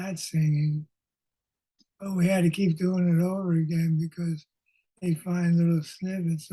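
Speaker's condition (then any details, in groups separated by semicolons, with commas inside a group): Parkinson's disease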